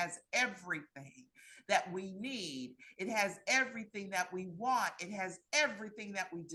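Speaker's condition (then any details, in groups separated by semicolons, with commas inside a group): No condition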